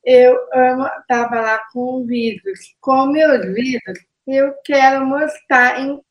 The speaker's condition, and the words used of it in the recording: Down syndrome. Eu tenho um pouco de dificuldade para falar, dificuldade cognitiva.